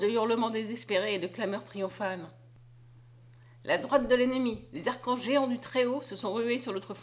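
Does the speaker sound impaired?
No.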